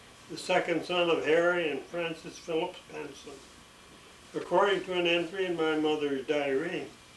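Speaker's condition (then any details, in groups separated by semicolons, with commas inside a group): ALS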